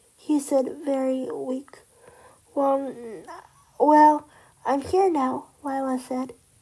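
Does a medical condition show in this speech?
Yes: cerebral palsy.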